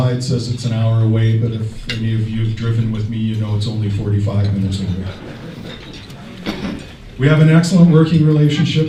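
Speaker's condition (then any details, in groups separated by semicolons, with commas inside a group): No condition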